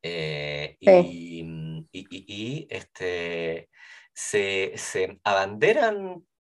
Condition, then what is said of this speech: Stuttering. Entonces yo en ese momento le decía, oye, pero, o sea, yo tartamudeo y, y ya está, o sea, no, eh, es,